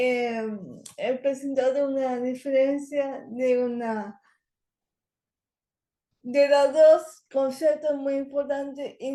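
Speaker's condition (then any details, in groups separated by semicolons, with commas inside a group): Cerebral palsy; language areas of brain affected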